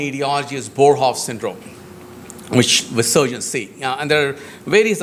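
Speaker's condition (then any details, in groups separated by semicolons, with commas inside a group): No condition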